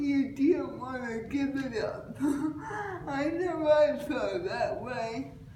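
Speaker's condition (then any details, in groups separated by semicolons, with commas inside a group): Cerebral palsy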